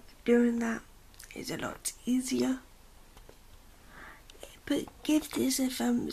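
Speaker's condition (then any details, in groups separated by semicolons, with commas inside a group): Cerebral palsy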